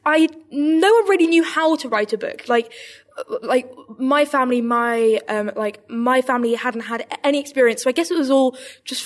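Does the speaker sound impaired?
Yes: stammer, severe; childhood onset, developed a couple of years after starting sweet business; really bad stammer at onset, could not talk about business then; here repeated sounds, repeated words.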